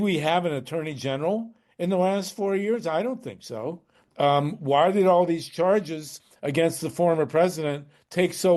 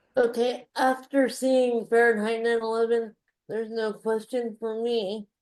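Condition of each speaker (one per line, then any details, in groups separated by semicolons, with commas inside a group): No condition
Cerebral palsy; wheelchair user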